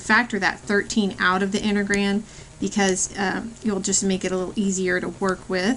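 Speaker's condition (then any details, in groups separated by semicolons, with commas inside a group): No condition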